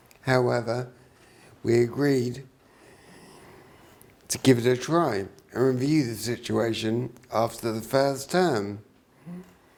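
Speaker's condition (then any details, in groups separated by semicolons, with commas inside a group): Traumatic brain injury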